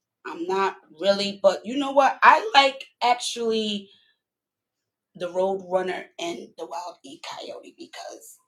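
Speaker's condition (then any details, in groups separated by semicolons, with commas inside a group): No condition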